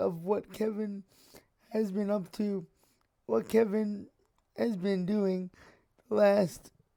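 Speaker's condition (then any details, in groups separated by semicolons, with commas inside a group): Cerebral palsy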